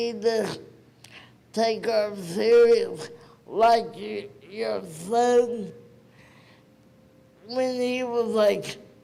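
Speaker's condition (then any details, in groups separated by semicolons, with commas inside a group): Cerebral palsy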